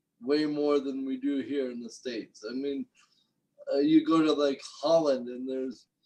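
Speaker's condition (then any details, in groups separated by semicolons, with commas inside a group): Cerebral palsy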